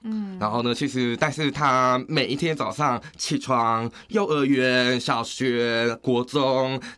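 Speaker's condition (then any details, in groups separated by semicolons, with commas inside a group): Hearing impairment; hearing impairment since early childhood, switched to behind-the-ear hearing aid worn over ear; slight accent, taken for abc, southeast asian or overseas chinese, word order and naturalness normal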